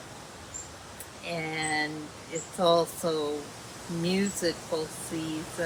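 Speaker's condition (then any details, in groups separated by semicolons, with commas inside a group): Dysarthria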